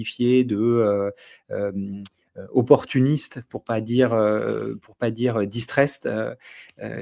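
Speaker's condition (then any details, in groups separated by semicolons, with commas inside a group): No condition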